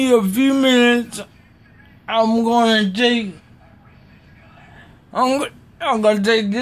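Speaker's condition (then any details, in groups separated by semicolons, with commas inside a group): Cerebral palsy; may be hard to understand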